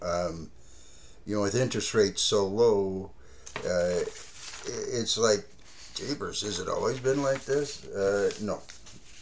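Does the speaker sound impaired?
No.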